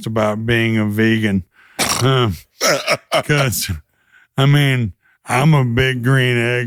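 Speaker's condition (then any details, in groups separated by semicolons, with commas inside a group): ALS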